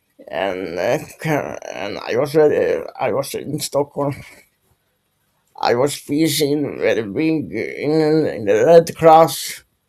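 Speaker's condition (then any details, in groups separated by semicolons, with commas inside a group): Dystonia; secondary spasticity, dystonia, parkinsonian tremor, arm, right shoulder operation; wheelchair user, involuntary movements, stiffness, new vascular parkinsonism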